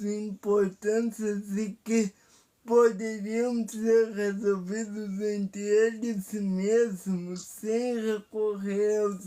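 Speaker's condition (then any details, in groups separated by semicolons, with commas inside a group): Paralysis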